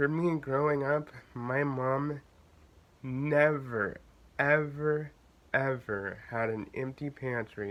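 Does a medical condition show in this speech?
Yes: cerebral palsy.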